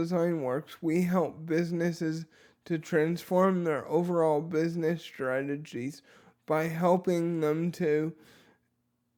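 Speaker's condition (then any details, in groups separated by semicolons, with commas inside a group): Dysarthria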